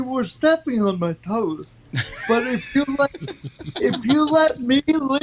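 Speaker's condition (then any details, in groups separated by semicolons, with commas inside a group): Cerebral palsy; from birth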